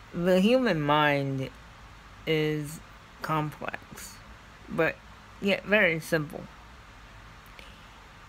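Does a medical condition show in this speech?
Yes: cerebral palsy; scoliosis.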